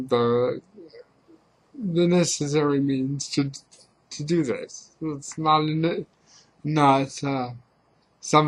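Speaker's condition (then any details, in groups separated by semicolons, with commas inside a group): Cerebral palsy; reliable voice, uses voice control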